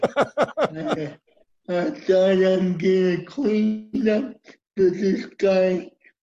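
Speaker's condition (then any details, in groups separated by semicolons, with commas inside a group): Cerebral palsy; uses wheelchair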